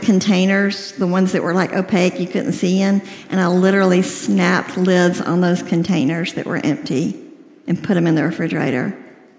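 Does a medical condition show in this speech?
Yes: cleft lip and palate, severe.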